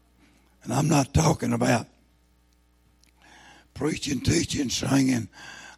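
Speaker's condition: Throat cancer, lost vocal cord

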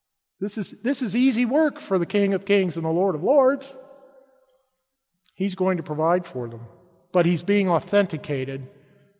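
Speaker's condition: No condition

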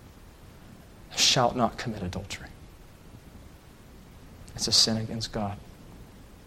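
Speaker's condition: No condition

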